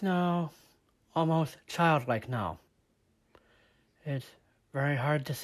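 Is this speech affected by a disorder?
Yes: Down syndrome; extra copy of chromosome 21, intellectual disability; age 40.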